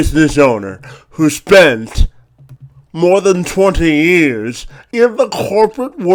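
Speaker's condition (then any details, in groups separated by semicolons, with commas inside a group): Cerebral palsy; spastic quadriplegic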